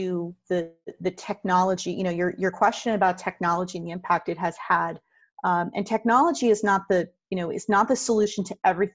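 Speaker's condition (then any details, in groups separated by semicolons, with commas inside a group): No condition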